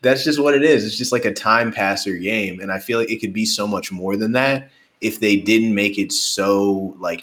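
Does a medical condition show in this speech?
No.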